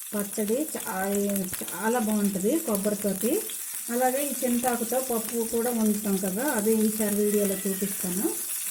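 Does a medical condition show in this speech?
No.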